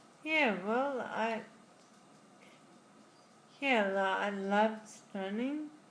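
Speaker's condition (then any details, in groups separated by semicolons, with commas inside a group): Friedreich's ataxia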